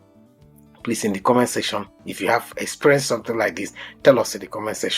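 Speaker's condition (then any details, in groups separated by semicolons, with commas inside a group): No condition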